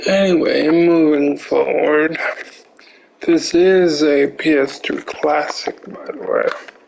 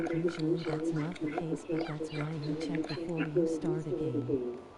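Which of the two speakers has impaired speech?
The first: cerebral palsy; affects limbs.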